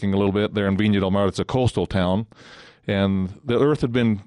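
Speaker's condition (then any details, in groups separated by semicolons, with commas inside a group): No condition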